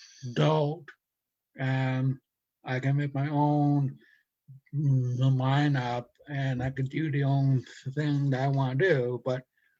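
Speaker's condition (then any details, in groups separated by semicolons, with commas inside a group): Stutter from brain injury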